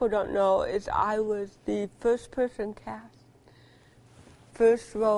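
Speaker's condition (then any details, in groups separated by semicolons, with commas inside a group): Cerebral palsy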